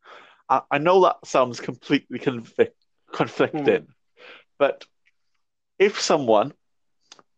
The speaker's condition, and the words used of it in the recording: Stuttering. Everyone knew about it, because it's obvious that I stutter, obvious that I block.